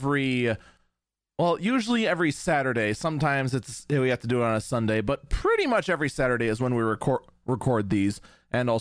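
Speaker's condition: No condition

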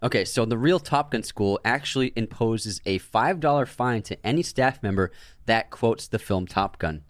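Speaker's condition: No condition

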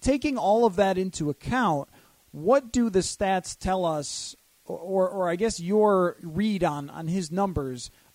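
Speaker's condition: No condition

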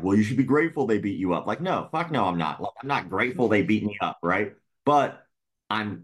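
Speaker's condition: Cleft lip and palate; speech impediment still present

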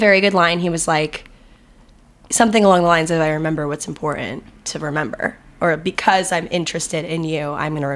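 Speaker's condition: No condition

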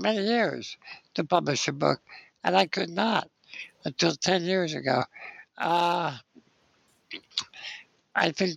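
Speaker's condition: Spinal muscular atrophy; age 60

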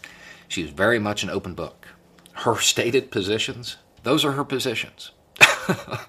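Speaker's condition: No condition

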